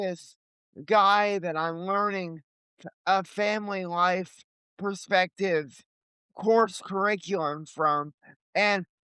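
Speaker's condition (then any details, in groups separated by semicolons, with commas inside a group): Cerebral palsy; limited mobility, legs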